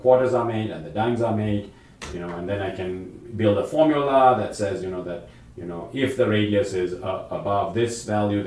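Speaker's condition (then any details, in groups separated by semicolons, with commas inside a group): No condition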